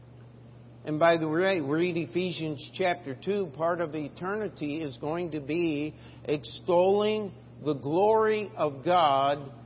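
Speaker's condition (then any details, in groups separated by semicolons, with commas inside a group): No condition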